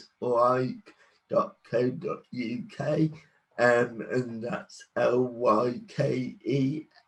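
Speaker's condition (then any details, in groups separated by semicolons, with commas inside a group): Cerebral palsy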